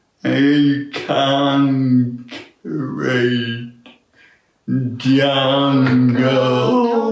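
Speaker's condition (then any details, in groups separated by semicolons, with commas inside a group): Traumatic brain injury; speech impairment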